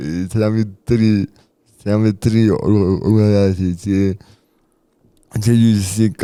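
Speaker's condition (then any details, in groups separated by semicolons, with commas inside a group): Cerebral palsy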